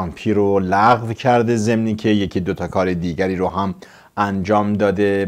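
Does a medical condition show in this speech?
No.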